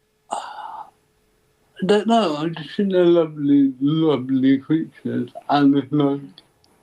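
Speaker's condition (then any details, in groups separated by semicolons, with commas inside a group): Cerebral palsy; ataxic type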